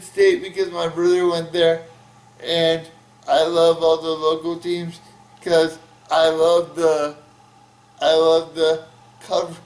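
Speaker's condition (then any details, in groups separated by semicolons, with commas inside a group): Cerebral palsy; from birth, uses wheelchair, tight hands; age 32, uses voice activated software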